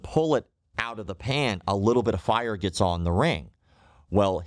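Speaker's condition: Cleft lip and palate

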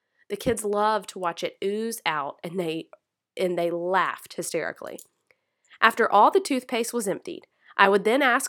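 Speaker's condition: No condition

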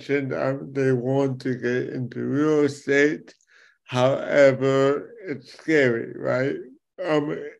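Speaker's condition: Cerebral palsy; affects speech

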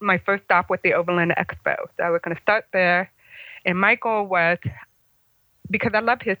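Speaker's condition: Congenital hearing loss, congenital, about 75% hearing loss; cannot hear motorcycle engine or tires

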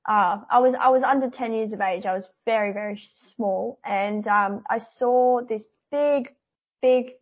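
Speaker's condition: Cleft palate; congenital cleft palate

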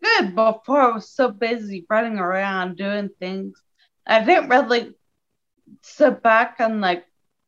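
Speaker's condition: Ataxia; wheelchair one year

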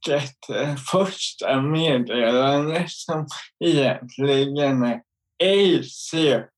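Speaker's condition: Cerebral palsy; motor skills and balance affected, intellect unaffected, involuntary jerks, visible disability

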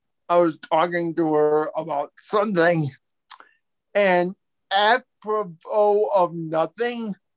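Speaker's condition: Cerebral palsy; quadriplegic, wheelchair user

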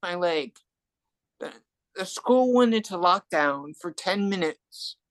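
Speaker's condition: Cerebral palsy and hearing loss; adult

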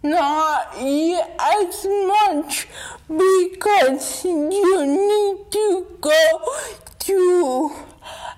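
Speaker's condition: Dystonia; wheelchair user

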